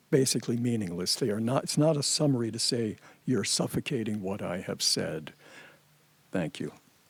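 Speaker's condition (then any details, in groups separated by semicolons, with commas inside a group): No condition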